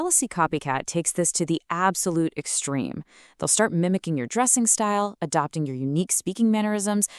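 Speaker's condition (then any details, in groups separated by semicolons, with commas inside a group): No condition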